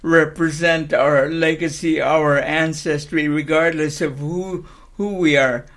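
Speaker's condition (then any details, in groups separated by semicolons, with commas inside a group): Cerebral palsy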